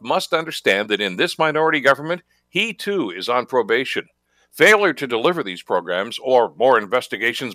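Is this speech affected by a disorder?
No.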